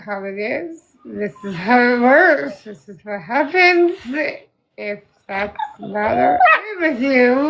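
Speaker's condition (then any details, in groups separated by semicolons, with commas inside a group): Spinal muscular atrophy type 2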